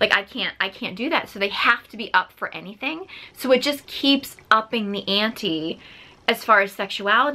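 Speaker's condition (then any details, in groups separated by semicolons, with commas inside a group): No condition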